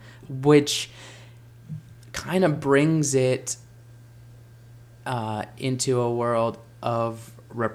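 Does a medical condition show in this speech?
Yes: stuttering; no longer uses fluency techniques, stutters openly including in acting; fluent when singing, formerly word switching and circumlocution, hiding caused tension and struggle; here blocks.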